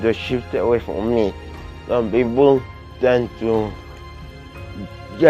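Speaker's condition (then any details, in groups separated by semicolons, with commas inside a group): Cerebral palsy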